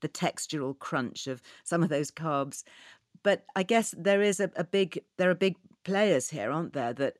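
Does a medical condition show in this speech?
No.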